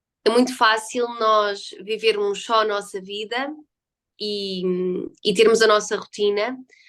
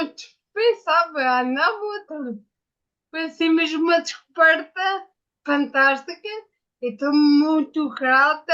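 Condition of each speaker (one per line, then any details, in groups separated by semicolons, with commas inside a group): No condition
Ataxia after brain injury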